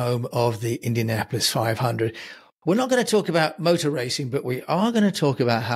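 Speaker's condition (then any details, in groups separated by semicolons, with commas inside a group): No condition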